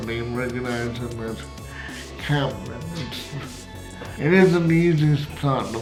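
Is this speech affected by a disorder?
Yes: cerebral palsy, severe; spastic type.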